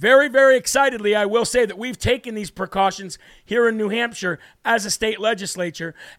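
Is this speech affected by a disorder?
No.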